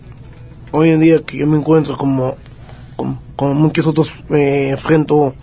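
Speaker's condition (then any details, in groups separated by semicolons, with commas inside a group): Down syndrome; congenital, trisomy 21, age 24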